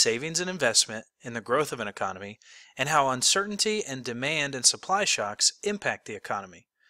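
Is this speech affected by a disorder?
No.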